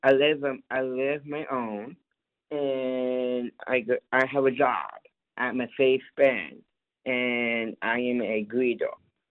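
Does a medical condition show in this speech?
Yes: Down syndrome; describes self as very capable.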